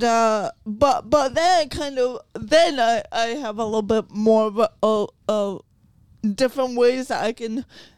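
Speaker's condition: Cerebral palsy

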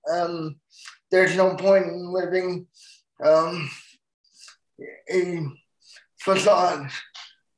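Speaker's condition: Cerebral palsy; full-time wheelchair user

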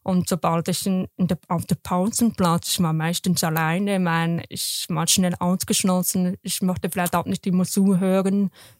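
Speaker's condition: Deafness, congenital; wears hearing aids or cochlear implants with magnetic coil, can hear music, learning sign language

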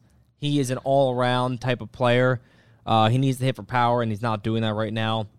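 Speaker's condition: No condition

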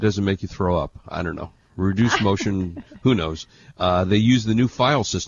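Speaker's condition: No condition

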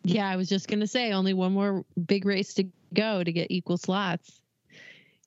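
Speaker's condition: No condition

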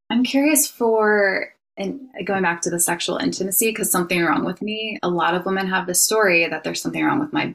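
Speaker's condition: No condition

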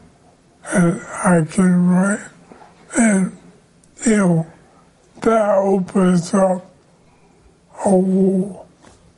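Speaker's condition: ALS; slower form, onset at age 52 with hand weakness, head trauma suspected cause, fatal; body starting to fail, new treatment from Dr. Merit Sukovich slowing progression by a third; voice has lost its timbre

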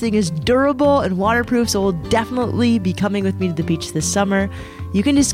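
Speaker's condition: No condition

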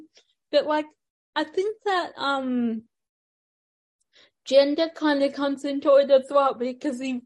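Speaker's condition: Ataxic cerebral palsy; ambulant wheelchair user

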